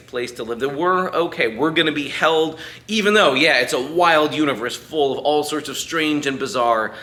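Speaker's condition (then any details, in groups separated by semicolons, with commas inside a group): No condition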